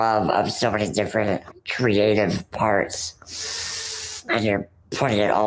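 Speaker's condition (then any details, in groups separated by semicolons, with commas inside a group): Rare muscular dystrophy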